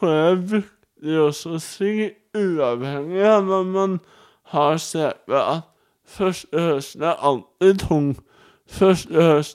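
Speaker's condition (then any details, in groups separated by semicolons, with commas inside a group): Cerebral palsy; wheelchair user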